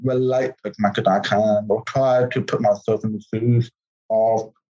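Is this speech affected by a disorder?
Yes: profound deafness; congenital, born deaf.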